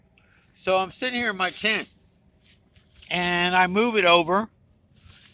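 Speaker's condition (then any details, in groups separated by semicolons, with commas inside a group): No condition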